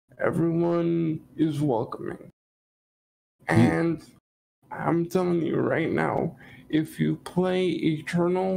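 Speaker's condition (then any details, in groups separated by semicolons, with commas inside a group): Cerebral palsy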